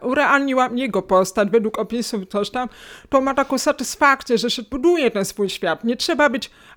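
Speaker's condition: Hearing loss, cochlear implant, acquired; iPhone streams directly to implant

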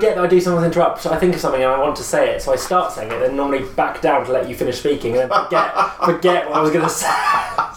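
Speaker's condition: No condition

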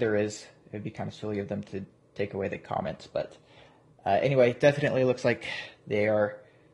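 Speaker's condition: No condition

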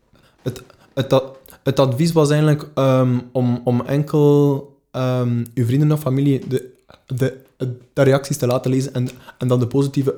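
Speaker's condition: Stuttering; not fluent in first episode, stutter clearly noticeable, speeches start badly, pauses to rest, then fluent; repeated words

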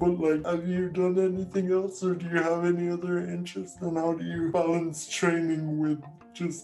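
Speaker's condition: Cerebral palsy; spastic quadriplegic type

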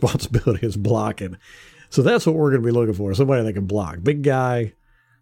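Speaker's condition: No condition

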